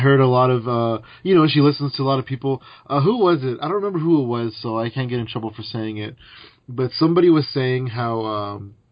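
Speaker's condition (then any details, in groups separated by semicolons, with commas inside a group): No condition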